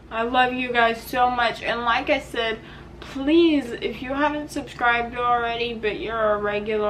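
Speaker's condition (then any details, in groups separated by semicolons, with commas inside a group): Cerebral palsy; hip osteoarthritis from cerebral palsy, service dog; surgery upcoming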